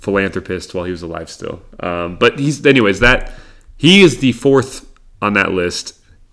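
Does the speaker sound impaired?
No.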